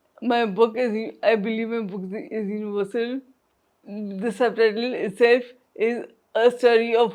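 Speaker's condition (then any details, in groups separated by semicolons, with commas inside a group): Traumatic brain injury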